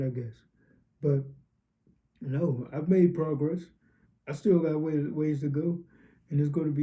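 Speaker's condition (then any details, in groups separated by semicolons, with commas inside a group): Cerebral palsy, spastic diplegia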